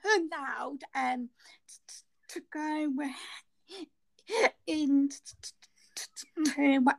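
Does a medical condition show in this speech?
Yes: stammer; onset around age four, referred for speech and language therapy just before fourth birthday, had TA Joe at school, more severe later in school; very severe stammer, most severe guest so far on podcast; severe stammering audible, keeps talking to get points across, going out for food with friends challenging; here prolonged sounds.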